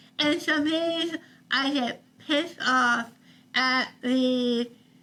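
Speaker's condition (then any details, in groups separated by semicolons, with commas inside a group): Tongue cancer, partial glossectomy, forearm graft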